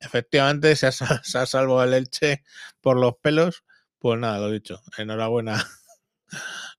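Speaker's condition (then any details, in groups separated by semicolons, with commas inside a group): No condition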